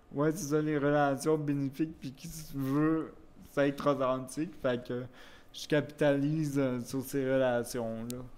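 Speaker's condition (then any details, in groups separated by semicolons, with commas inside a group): Cerebral palsy; wheelchair use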